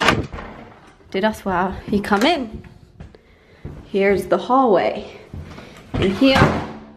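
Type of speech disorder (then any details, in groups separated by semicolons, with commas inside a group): None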